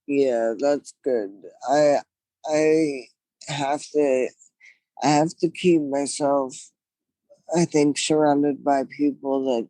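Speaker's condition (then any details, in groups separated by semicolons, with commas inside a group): Traumatic brain injury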